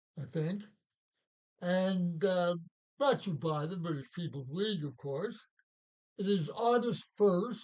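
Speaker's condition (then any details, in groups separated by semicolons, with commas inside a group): Parkinson's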